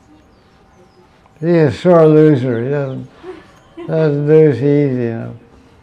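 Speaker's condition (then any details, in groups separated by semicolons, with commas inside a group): Deafness; relies on audience feedback for volume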